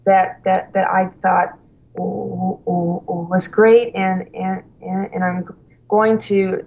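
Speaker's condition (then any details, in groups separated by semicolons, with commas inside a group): Stuttering; severe stuttering at college start, fluency temporarily improved by drinking alcohol, works as school slp; noticeable stuttering that cannot be hidden, more fluent when drinking then; repeated sounds, repeated words, prolonged sounds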